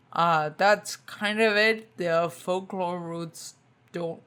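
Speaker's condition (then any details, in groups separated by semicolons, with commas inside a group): Spinocerebellar ataxia type 2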